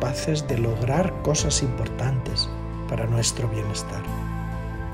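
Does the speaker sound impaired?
No.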